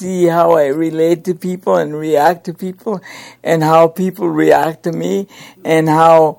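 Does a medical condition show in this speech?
Yes: cerebral palsy; present from birth.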